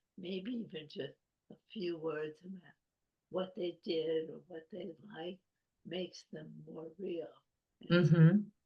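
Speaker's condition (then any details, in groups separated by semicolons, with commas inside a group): ALS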